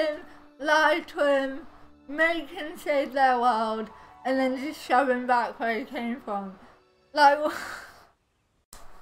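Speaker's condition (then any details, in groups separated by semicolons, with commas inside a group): Cerebral palsy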